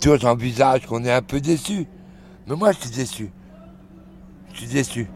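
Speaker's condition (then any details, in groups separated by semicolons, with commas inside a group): Throat cancer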